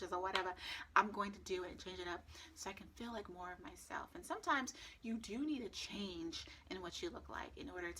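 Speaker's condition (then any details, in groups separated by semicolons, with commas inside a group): No condition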